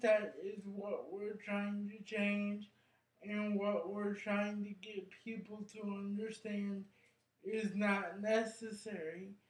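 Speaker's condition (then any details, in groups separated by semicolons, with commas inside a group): Cerebral palsy; brain injury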